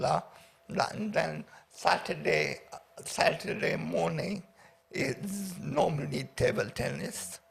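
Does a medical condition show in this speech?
Yes: paraplegia with essential tremor.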